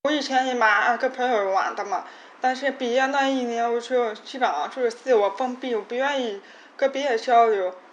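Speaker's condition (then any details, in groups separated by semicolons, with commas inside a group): Hearing impairment; hearing damaged in childhood, caused by accident, completed rehabilitation training with family support; speech training by parents talking from behind, single words like 我 repeated hundreds of times daily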